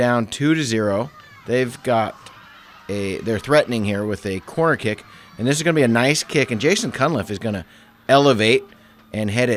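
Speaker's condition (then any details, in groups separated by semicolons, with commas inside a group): No condition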